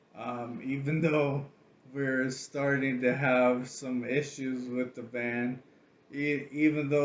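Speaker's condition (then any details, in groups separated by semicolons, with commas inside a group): ALS; can still talk a little, breathing tests good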